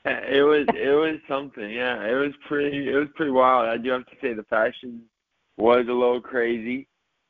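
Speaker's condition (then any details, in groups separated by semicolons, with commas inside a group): Cerebral palsy; mild cerebral palsy, diagnosed at age 3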